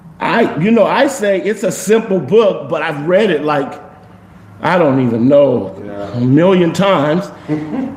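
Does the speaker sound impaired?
No.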